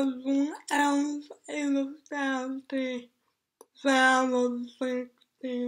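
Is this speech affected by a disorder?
Yes: cerebral palsy; speech therapy in school, plus occupational and physical therapy.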